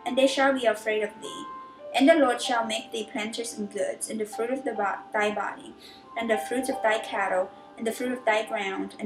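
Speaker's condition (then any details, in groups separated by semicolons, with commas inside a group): No condition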